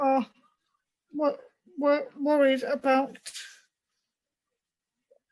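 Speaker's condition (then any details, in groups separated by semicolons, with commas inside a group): Cerebral palsy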